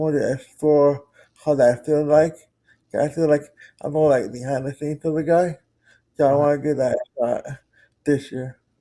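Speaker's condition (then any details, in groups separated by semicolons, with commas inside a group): Cerebral palsy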